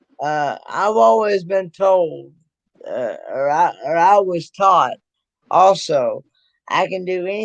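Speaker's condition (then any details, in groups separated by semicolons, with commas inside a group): Cerebral palsy; present since birth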